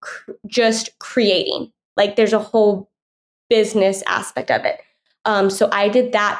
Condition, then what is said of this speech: Stuttering. Yeah, so I'm a person who stutters.